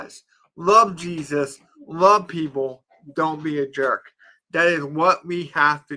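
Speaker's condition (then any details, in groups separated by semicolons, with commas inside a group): Cerebral palsy; from birth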